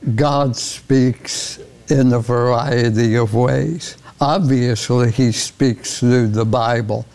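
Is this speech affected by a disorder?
Yes: ALS; progressive ALS, diagnosed over 11 years ago, initial prognosis 2 to 5 years.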